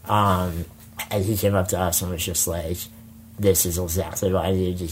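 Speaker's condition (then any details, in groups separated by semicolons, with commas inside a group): Spinal muscular atrophy; congenital, wheelchair for most of life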